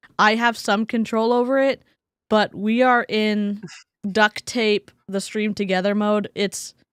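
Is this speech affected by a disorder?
No.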